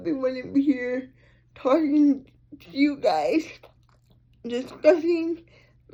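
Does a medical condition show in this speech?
Yes: cerebral palsy.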